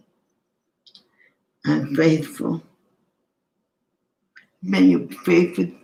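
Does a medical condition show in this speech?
Yes: cerebral palsy.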